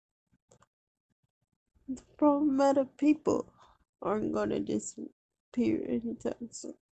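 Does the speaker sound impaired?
Yes: cerebral palsy; wheelchair user, can feed self and type.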